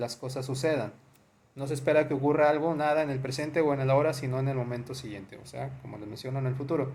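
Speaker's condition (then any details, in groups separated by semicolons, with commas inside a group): No condition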